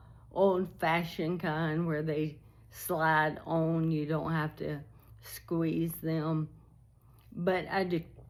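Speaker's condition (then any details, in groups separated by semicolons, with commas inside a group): ALS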